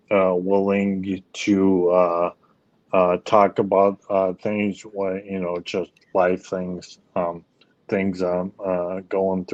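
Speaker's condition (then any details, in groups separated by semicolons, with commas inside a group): ALS; speech issues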